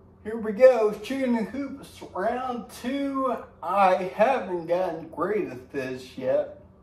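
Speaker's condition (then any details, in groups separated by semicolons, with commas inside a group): Brain injury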